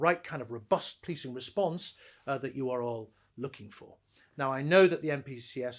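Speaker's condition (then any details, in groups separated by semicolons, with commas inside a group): No condition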